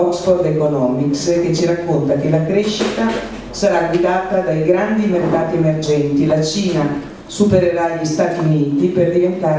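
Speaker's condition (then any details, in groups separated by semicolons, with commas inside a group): No condition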